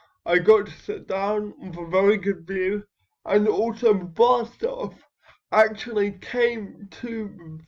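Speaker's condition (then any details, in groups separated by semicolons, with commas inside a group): Cerebral palsy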